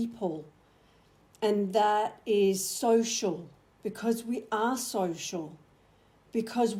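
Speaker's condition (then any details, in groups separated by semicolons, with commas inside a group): No condition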